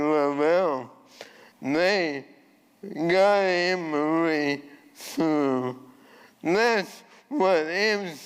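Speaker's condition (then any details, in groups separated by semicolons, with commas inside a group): ALS; voice changed from earlier resonant voice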